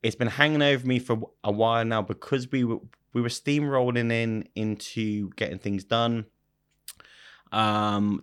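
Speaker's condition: Stutter; about five times worse when speaking German; repeated sounds

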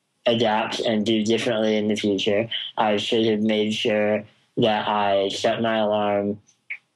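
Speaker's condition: Spinal muscular atrophy; jaw and tongue weakness affects talking, sounds mumbly, at times difficult to understand

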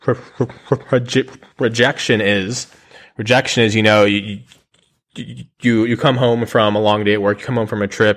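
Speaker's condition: Stutter; lifelong stutter, speech therapy tried without success, first seminar at 19 changed beliefs about speech; repeated sounds, repeated words

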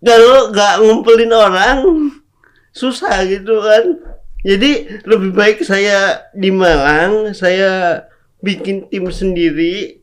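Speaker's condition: Cerebral palsy; speaking is difficult

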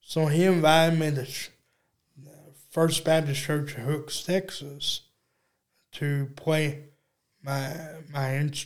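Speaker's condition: Cerebral palsy; unable to walk

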